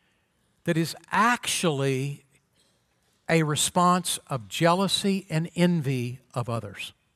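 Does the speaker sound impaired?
No.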